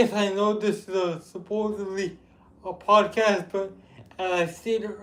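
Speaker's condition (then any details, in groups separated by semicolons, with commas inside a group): Cerebral palsy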